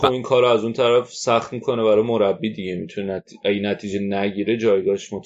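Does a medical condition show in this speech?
No.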